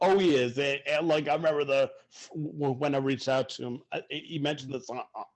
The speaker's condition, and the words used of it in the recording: Stuttering. I'll say, if asked me what my biggest weakness is, it's like, well, you know, probably verbal communication on account of my stutter, but,